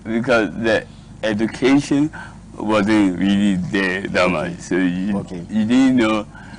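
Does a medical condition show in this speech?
Yes: cerebral palsy.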